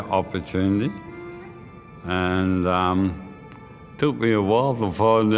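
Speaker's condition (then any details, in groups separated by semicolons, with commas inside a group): Motor neurone disease; hand onset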